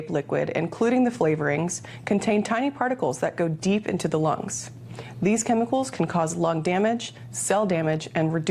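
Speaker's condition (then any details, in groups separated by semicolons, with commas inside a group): No condition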